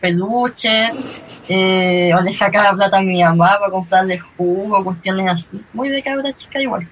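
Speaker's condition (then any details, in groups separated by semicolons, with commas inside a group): Cleft lip and palate; since early childhood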